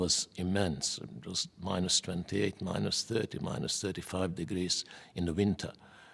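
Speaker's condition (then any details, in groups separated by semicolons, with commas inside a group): No condition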